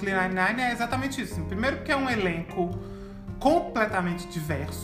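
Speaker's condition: No condition

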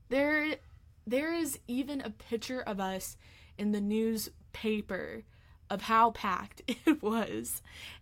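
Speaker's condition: Stuttering; fear of speaking in front of groups, school accommodations for presenting projects, found national stuttering association; many fears about speaking; repeated words, prolonged sounds

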